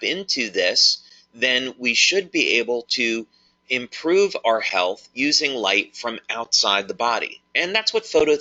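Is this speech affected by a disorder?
No.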